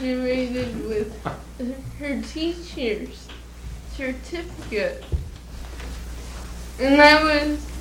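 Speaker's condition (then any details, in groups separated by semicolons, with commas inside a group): Cerebral palsy; air blocked after birth, revived, weak loose muscles, foot drop, trips and falls, slow rising; slurred, unintelligible when excited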